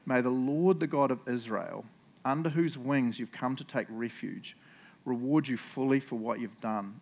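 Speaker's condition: No condition

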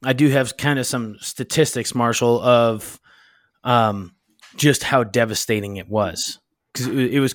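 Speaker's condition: No condition

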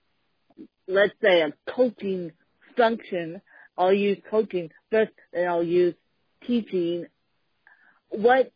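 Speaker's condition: Cerebral palsy; still walks on inner side of feet despite surgery

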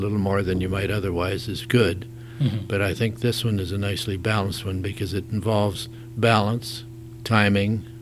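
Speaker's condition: Parkinson's disease; suspected about a year ago, confirmed after MRI nine months ago; on medication, Rock Steady Parkinson's boxing group

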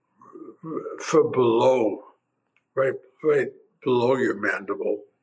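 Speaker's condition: Primary lateral sclerosis, mild; upper motor neuron, asymmetric left side, two cervical laminectomies, ALS clinic care; mild dysarthria, afternoon voice fatigue for 3-4 years, voice worsening, starting difficulty swallowing liquids

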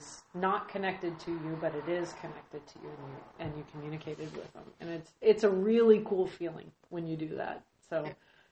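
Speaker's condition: No condition

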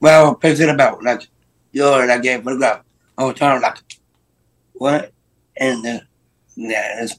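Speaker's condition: Down syndrome; low muscle tone; adult; photography allowed him to communicate, to show people things

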